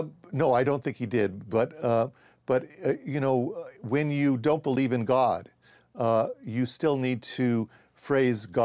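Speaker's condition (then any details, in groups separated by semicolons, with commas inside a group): No condition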